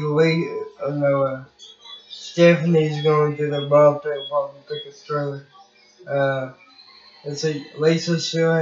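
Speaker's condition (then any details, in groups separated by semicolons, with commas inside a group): Cerebral palsy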